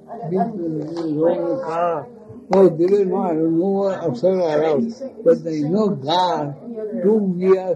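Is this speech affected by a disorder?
Yes: speech loss after head injury; very difficult to utter words, speech feels heavy.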